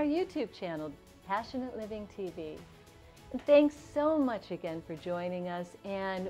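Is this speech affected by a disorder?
No.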